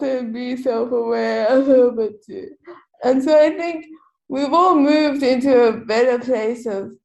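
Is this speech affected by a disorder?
Yes: cerebral palsy; wheelchair user.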